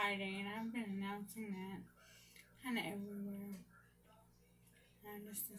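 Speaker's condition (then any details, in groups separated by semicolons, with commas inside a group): Brain injury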